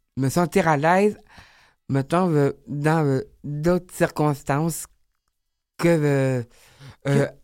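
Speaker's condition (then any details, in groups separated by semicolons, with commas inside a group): Down syndrome; age 30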